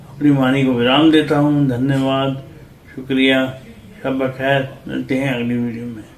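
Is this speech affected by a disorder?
Yes: cerebral palsy.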